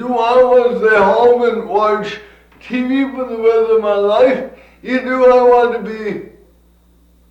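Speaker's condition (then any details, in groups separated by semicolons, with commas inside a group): Cerebral palsy; from birth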